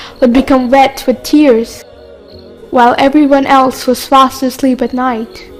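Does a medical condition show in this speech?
No.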